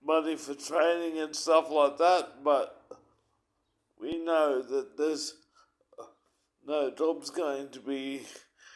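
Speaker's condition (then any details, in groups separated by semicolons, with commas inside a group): Cerebral palsy; uses wheelchair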